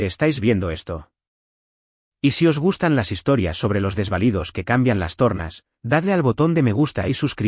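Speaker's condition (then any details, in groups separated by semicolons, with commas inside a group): No condition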